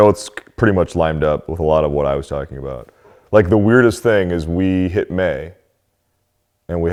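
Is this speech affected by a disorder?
No.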